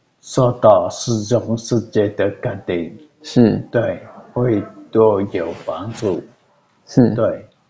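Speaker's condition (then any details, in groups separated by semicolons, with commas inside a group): Cerebellar atrophy; sudden onset; in rehabilitation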